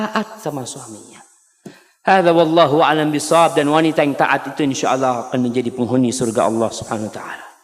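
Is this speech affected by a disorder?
No.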